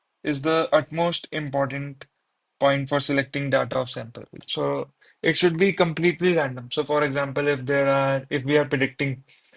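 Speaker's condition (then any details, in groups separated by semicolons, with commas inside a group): No condition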